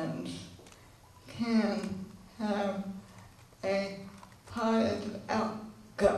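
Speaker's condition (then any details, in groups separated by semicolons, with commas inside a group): Cerebral palsy; since birth, unable to run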